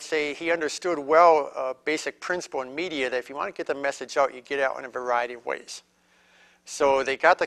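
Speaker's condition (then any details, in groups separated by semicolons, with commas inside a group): No condition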